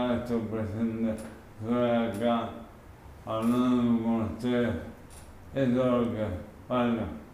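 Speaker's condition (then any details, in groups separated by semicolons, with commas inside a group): Amyotrophic lateral sclerosis; speech onset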